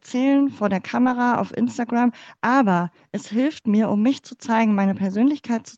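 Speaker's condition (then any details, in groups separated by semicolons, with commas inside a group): Cleft palate; congenital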